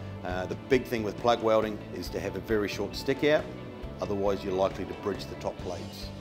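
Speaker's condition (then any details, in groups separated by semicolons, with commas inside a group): No condition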